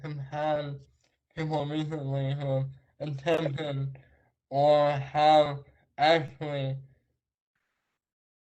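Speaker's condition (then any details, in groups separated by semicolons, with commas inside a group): Traumatic brain injury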